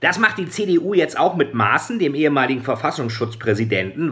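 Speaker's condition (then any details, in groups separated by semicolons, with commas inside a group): No condition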